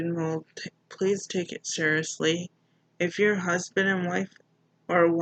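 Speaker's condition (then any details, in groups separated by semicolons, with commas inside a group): Mild cerebral palsy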